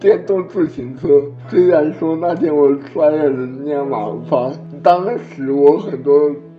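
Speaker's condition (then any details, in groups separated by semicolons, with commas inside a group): Cerebral palsy; childhood drooling from delayed saliva swallowing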